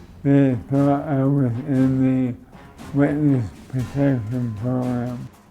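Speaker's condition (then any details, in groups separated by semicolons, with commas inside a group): ALS (Lou Gehrig's disease); throwing arm useless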